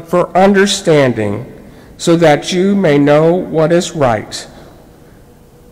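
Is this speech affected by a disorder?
No.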